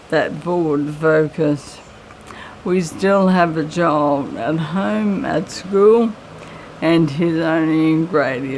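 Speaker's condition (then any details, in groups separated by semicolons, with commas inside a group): MND; voice slightly raspy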